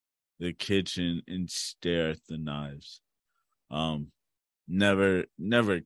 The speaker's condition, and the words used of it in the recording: Cerebral palsy. Like, I'm a very intelligent person and articulate person, even though I may not speak as quickly as someone else.